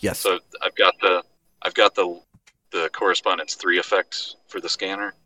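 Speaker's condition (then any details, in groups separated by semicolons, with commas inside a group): No condition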